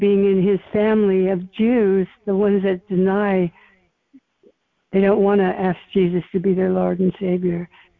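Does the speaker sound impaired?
Yes: Parkinson's; hobbling, age 86.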